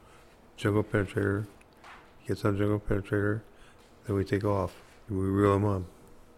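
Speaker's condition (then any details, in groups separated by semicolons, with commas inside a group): Parkinson's disease; speech affected very significantly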